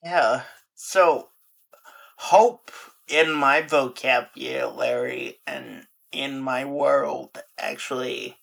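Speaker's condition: Friedreich's ataxia; progressive

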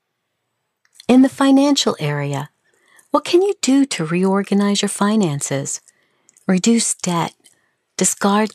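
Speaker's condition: No condition

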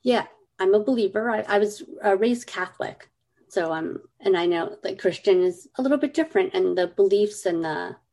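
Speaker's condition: Cleft lip and palate; congenital

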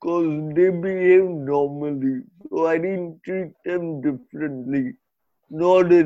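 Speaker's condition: Cerebral palsy; hyperreactive body when nervous on stage, strong shaking, spasms, abnormal breathing, fear of public speaking

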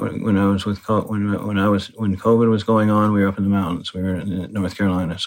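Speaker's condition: Parkinson's disease; heavy weightlifting

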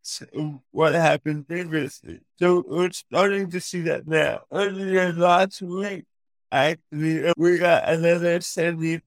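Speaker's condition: Cerebral palsy; affects speech

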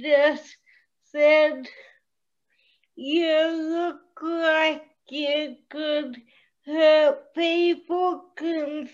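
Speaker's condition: Cerebral palsy

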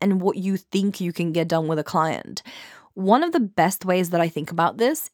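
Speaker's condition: No condition

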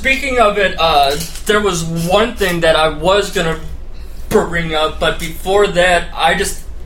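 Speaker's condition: Stutter; persistent stutter, said not to go away; long block on a word, someone suggested a different voice, tries game show host voice; blocks

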